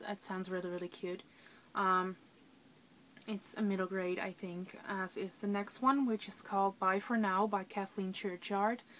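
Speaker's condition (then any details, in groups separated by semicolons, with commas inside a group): No condition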